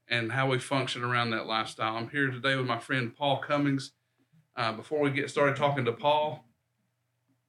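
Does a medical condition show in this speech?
No.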